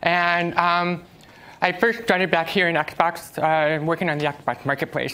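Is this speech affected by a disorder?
Yes: deafness; uses American Sign Language.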